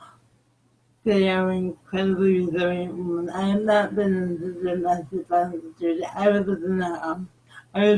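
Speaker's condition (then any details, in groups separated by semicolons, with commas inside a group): Cerebral palsy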